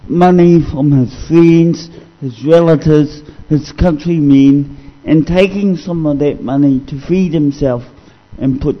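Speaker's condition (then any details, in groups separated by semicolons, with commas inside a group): Cerebral palsy; discovered at age 2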